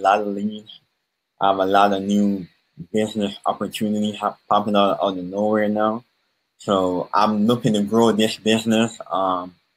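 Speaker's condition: Cleft palate; speech impediment since birth

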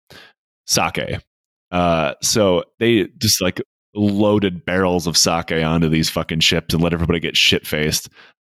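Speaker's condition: No condition

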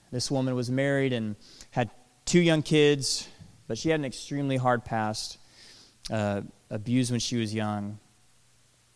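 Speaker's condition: No condition

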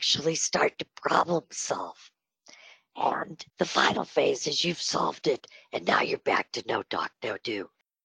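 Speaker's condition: Spasmodic dysphonia; on Botox treatment

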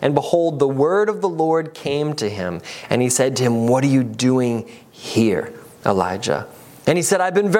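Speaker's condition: No condition

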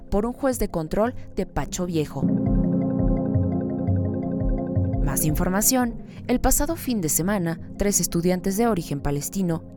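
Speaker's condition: No condition

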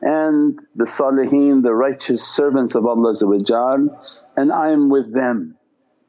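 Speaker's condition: No condition

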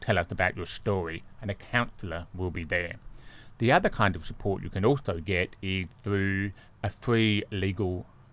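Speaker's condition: Deafness; congenital deafness, born deaf

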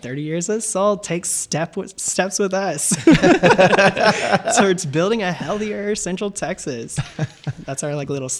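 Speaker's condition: No condition

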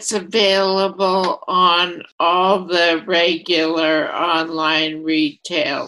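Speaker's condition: ALS, primary lateral sclerosis; voice affected

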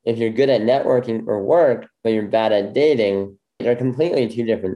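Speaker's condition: Bilateral cleft lip; congenital bilateral

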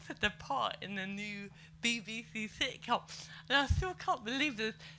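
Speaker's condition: Cerebral palsy; able to speak and move

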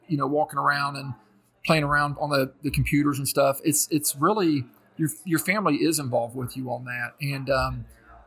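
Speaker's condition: No condition

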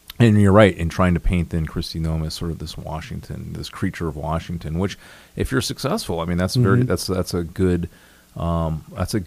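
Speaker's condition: No condition

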